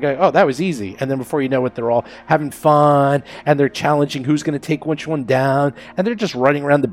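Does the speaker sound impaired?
No.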